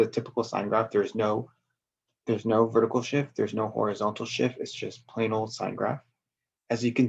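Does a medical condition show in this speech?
No.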